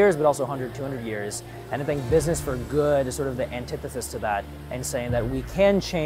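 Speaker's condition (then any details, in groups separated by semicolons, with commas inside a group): No condition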